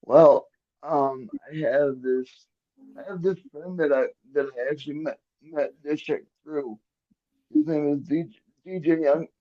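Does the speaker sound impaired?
Yes: cerebral palsy; quadriplegic from birth, brain injury from brain bleed at birth, arms and legs affected, cannot walk.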